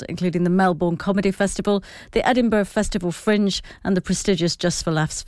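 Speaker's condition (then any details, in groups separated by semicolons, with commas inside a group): No condition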